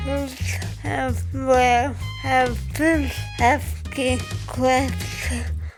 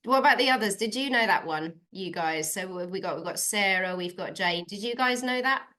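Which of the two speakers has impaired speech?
The first: cerebral palsy; from birth.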